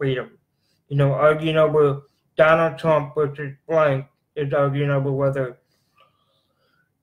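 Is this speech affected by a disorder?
Yes: cerebral palsy.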